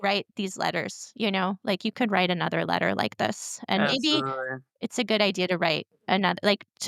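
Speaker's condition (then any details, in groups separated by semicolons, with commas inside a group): No condition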